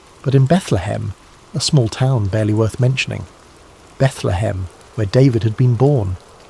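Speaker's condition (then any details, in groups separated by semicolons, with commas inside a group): No condition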